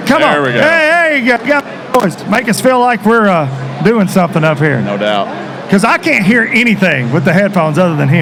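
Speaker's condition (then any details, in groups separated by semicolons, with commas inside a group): No condition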